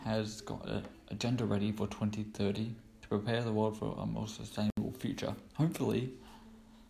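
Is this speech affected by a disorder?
Yes: cerebral palsy; cerebral palsy since birth, diagnosed age two, dyspraxia, needed multiple therapies, only one therapy allowed.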